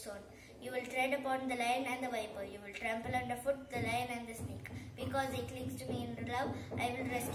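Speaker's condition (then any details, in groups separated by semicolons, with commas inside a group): No condition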